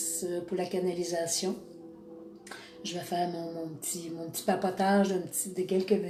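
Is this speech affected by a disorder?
No.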